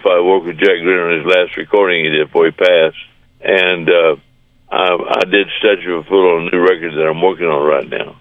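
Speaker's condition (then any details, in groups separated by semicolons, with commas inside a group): Parkinson's disease; diagnosed about a year ago, brain surgery about two and a half months ago; walking not yet as wanted, taking exercise classes, recently back to working out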